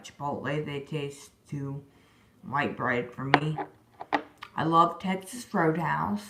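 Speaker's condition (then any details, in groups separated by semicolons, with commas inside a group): Disability causing slurred speech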